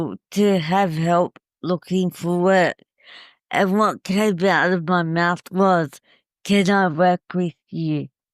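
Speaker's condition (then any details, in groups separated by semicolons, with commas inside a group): Cerebral palsy; coma after failed hip operation, long rehabilitation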